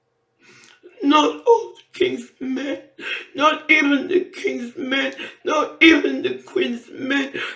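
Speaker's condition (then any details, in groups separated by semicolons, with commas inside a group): Facial palsy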